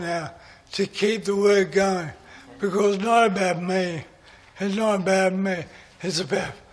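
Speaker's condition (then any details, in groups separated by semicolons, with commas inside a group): MND; voice is going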